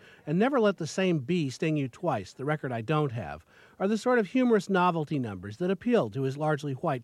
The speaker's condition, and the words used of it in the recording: None; typical speech.